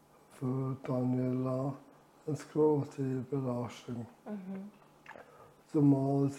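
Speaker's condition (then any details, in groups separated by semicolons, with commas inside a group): ALS; reduced air makes talking effortful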